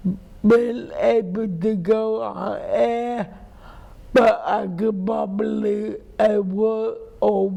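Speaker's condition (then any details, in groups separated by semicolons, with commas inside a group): Cerebral palsy; speech impairment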